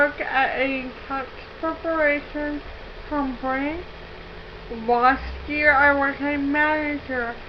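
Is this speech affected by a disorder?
Yes: cerebral palsy.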